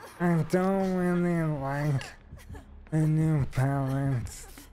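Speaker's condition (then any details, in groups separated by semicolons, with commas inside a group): ALS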